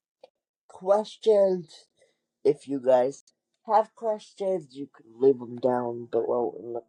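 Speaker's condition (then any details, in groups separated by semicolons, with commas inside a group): Cerebral palsy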